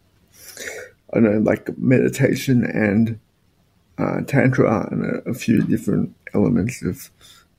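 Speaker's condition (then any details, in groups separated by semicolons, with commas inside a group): Spastic quadriplegic cerebral palsy; all four limbs affected, purely physical, no intellectual component, motorized wheelchair as main mobility aid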